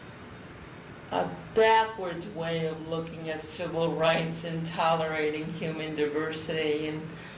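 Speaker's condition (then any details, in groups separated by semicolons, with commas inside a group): Cerebral palsy; from birth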